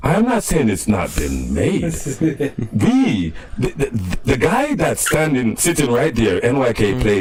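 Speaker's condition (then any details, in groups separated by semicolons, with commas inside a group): No condition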